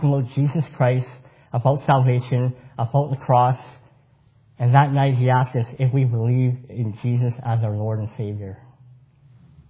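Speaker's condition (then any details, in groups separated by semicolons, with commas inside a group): Cleft palate; congenital cleft palate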